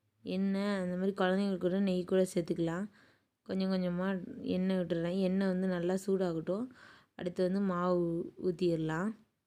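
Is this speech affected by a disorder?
No.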